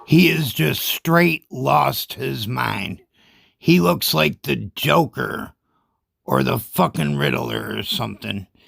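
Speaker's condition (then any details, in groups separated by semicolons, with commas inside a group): No condition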